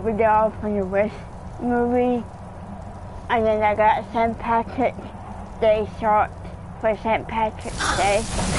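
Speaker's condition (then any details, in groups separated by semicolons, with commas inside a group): Cerebral palsy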